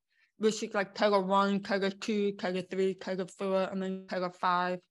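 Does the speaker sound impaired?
Yes: born deaf; congenital deafness.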